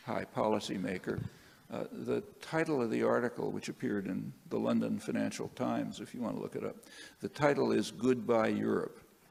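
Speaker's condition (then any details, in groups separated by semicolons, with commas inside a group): No condition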